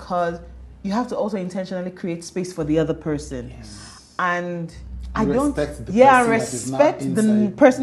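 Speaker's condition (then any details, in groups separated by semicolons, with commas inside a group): No condition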